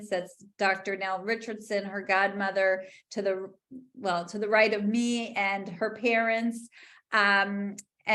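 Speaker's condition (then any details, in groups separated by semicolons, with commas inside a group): No condition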